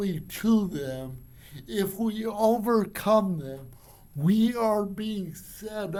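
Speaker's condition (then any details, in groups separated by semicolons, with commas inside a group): Cerebral palsy; from birth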